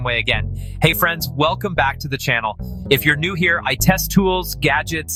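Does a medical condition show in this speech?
No.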